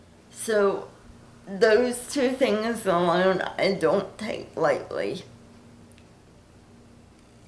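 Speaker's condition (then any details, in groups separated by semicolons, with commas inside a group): Cerebral palsy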